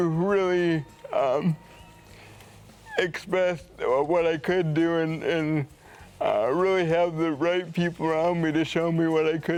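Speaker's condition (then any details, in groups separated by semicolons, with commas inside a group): Cerebral palsy; from birth, premature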